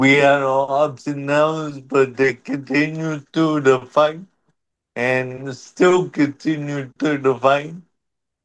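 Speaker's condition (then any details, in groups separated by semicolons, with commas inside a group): Cerebral palsy; wheelchair over the years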